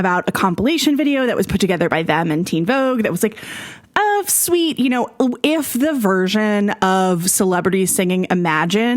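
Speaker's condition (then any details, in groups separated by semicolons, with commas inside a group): No condition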